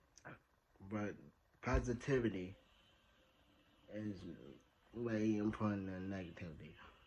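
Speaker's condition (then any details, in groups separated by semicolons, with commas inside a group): Traumatic brain injury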